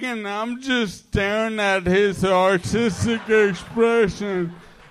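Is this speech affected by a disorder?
Yes: ALS; Lou Gehrig's disease; accompanied by nurse girlfriend; said to be easier to understand than Aphrodite.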